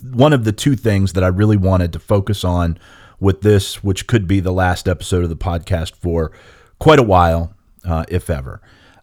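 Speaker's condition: No condition

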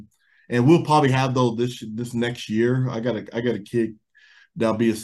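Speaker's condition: No condition

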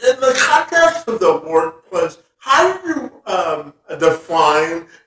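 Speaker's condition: Cerebral palsy; spastic quadriplegic

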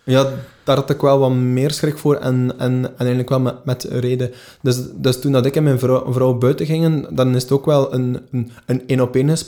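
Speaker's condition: Stuttering; not fluent in first episode, stutter clearly noticeable, speeches start badly, pauses to rest, then fluent; repeated sounds, repeated words

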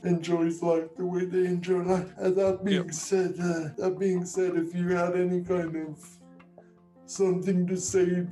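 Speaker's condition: Cerebral palsy; spastic quadriplegic type

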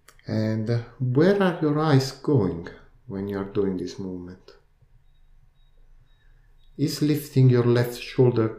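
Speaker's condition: No condition

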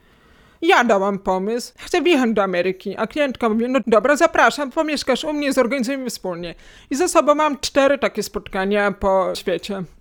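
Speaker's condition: Hearing loss, cochlear implant, acquired; cochlear implant at age 16

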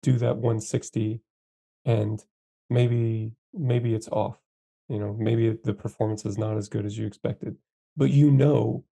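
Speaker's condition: No condition

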